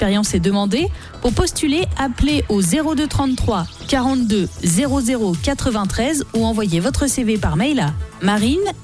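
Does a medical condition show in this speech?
No.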